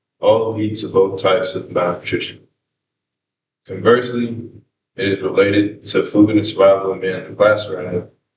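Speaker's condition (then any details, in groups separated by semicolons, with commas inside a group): No condition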